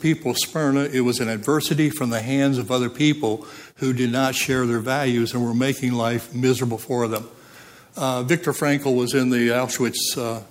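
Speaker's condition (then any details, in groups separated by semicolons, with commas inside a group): No condition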